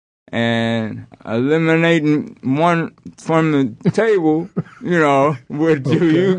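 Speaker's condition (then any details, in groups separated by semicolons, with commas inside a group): Aphasia after strokes; aphasia caused by multiple strokes; attended speech services, singing suggested by doctor as therapy, aphasia persists but singing helps coping; stuttering after strokes, had to repeat everything, impediment not heard when singing, less noticeable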